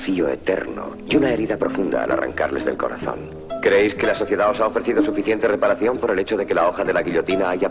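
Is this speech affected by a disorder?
No.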